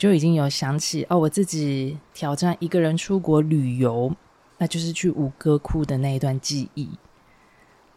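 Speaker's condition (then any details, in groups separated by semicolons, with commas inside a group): No condition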